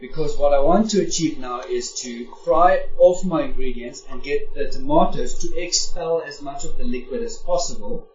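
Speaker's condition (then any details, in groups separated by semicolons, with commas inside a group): No condition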